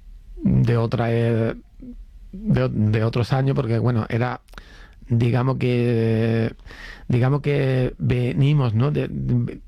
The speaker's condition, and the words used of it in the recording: Stuttering. Esta tartamudez que cuando hemos comenzado al principio me decías, bueno, tengo un poco de tartamudez, da igual, cada uno es como es, habla como habla, a su manera.